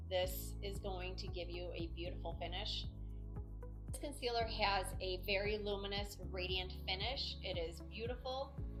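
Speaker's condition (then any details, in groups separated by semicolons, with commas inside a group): No condition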